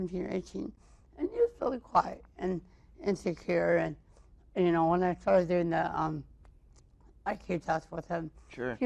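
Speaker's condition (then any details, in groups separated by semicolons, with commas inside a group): Mild cerebral palsy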